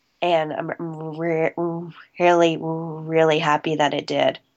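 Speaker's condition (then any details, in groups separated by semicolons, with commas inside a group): Stuttering; covert since childhood, immediate onset soon after starting to talk, school therapy from kindergarten, private therapist; recovering covert, still stutters, American Institute for Stuttering 3-week intensive program, fluency shaping techniques; formerly word switching and avoiding, held back stutters, pushed words out, appeared out of breath; repeated sounds, repeated words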